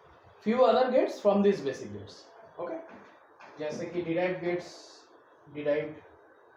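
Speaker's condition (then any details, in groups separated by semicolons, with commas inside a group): No condition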